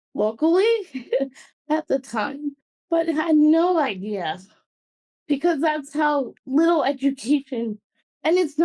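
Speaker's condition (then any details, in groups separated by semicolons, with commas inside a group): Cerebral palsy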